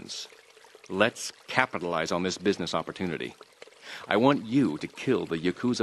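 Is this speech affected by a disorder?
No.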